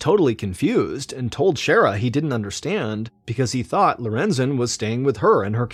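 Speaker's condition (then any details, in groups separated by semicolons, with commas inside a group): No condition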